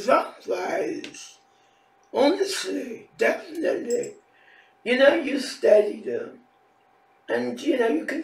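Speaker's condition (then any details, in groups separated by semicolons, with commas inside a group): Facial palsy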